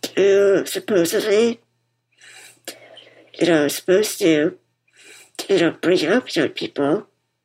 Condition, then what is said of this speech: Muscular dystrophy. You could hear the BiPAP machine she wears to help her breathe when we talked back then.